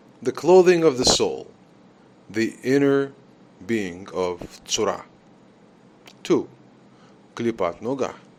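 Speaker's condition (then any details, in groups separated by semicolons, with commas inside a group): No condition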